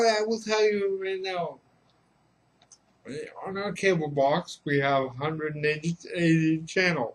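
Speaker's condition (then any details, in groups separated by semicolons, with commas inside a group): Cerebral palsy; reliable voice, uses voice control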